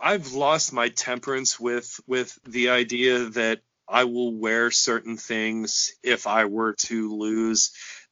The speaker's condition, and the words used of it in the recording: Stuttering. This was the same guy that also pretty much made a student mockery of my my stuttering, which again is a ongoing process for me.